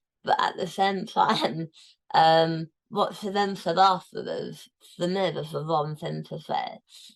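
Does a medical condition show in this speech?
Yes: tongue cancer, tongue removed; post-surgery, cancer-free, diagnosed stage 4.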